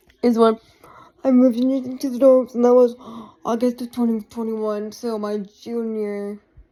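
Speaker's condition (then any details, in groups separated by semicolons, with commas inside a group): Cerebral palsy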